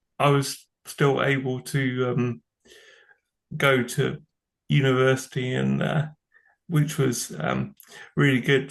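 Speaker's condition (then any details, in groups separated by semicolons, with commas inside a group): Cerebral palsy; from birth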